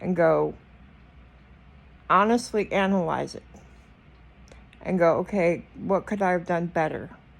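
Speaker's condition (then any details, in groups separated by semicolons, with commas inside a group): Cerebral palsy; speech noticeably atypical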